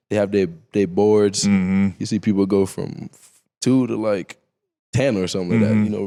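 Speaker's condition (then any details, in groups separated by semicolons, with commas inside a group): No condition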